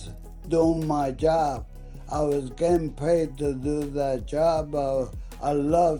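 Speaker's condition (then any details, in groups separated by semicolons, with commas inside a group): ALS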